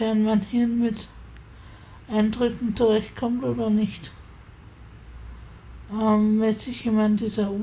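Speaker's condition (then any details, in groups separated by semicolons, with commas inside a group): Multiple sclerosis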